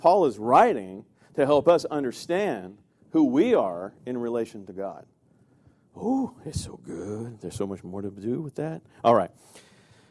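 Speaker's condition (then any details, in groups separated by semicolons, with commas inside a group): No condition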